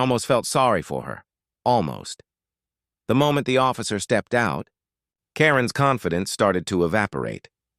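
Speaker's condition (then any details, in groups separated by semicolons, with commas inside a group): No condition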